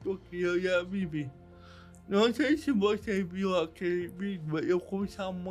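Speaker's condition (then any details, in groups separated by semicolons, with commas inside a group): Cerebral palsy; diagnosed in childhood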